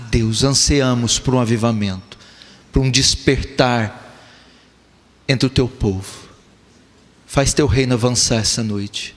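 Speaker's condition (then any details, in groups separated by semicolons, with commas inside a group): No condition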